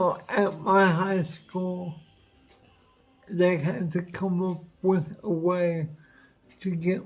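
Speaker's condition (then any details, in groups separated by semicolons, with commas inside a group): Cerebral palsy; affects whole body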